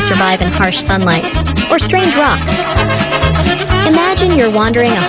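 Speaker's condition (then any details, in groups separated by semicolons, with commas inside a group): No condition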